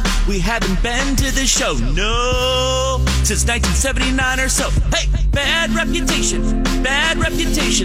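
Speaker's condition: No condition

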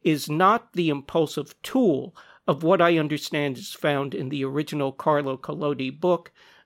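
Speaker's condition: No condition

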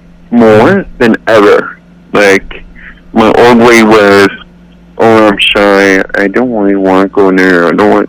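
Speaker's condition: Cerebral palsy; accepts own voice

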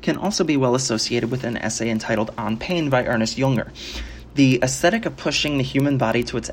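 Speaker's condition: No condition

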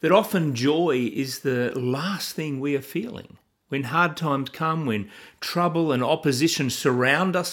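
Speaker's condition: No condition

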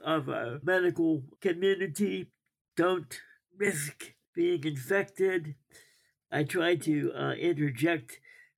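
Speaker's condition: Cerebral palsy; learned walking with braces

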